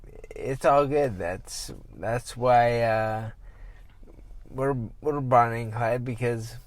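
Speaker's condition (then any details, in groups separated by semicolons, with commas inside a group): Traumatic brain injury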